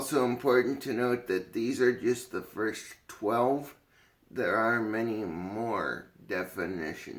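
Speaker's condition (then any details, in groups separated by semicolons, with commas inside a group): Cerebral palsy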